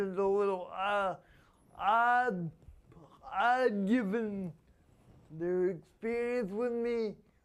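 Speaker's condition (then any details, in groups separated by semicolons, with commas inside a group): Spastic quadriplegia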